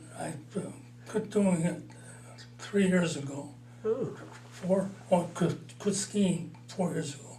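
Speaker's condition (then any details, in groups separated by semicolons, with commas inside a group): Parkinson's disease, mild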